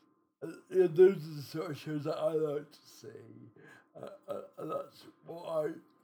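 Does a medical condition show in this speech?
Yes: cerebral palsy.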